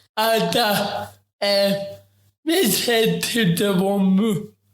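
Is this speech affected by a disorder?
Yes: ataxic cerebral palsy; affects talking.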